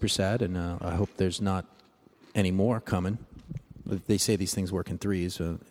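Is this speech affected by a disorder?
No.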